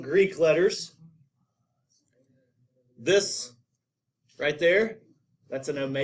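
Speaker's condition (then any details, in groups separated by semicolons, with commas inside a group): No condition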